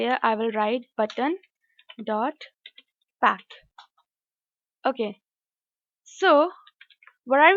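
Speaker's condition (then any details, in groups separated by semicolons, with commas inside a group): No condition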